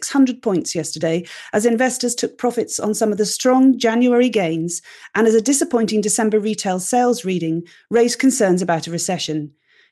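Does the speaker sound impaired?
No.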